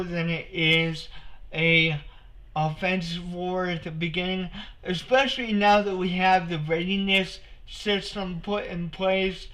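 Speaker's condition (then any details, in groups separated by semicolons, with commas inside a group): Cerebral palsy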